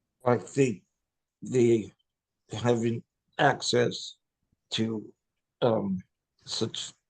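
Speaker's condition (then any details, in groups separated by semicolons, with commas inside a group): ALS; invasive ventilation at home; breathing supported by invasive ventilation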